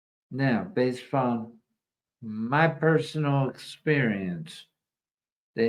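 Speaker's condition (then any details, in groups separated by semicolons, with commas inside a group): ALS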